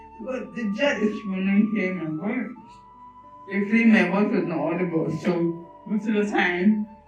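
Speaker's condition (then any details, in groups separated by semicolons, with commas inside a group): Cerebral palsy; voice barely audible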